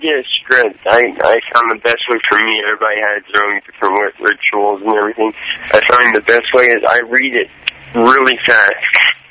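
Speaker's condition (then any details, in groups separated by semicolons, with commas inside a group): Cerebral palsy, mild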